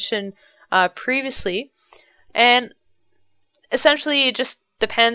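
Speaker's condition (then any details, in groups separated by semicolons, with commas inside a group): No condition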